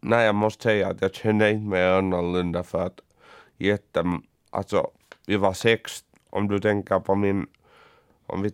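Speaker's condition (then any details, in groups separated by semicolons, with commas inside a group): Cerebral palsy; electric wheelchair user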